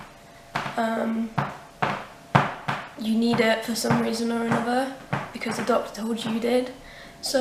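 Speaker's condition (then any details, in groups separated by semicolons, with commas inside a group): No condition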